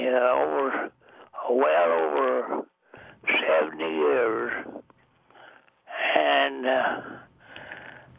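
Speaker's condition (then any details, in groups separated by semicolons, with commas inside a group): Deafness; also blind, age 99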